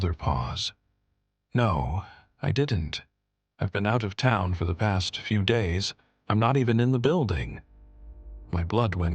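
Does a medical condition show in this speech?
No.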